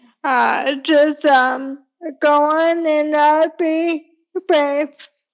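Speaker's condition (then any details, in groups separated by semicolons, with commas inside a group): ALS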